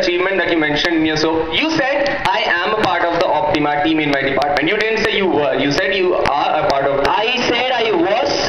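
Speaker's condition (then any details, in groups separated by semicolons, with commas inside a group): No condition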